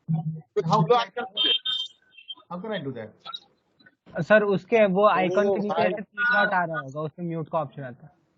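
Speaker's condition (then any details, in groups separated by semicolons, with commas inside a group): No condition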